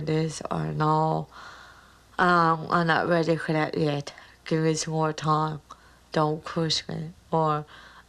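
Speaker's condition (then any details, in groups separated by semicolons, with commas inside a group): Cerebral palsy; mild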